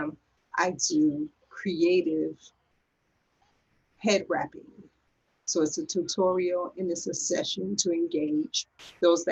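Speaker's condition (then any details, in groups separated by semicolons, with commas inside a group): No condition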